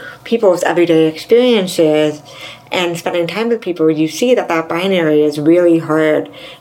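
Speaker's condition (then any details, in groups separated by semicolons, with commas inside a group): Deafness; severe to profound deafness from 3, hearing aids to 34, implant worse ear 34, other 41; bilateral cochlear implants, less lip reading and listening effort, deafer without implants, loud sound startling; grew up speaking, mainstream schooling, learned sign language in 20s, also signs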